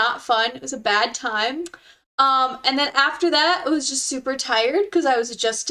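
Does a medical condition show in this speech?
No.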